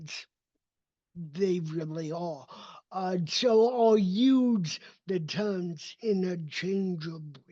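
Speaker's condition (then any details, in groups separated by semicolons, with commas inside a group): Cerebral palsy; premature birth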